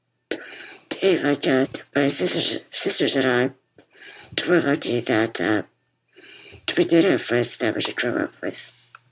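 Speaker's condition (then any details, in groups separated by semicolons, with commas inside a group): Muscular dystrophy; congenital form, diagnosed as toddler; BiPAP machine audible while talking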